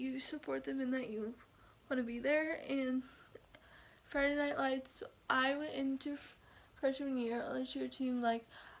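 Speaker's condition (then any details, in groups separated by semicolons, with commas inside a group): Cerebral palsy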